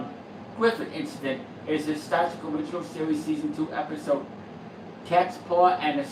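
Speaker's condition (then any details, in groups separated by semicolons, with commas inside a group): No condition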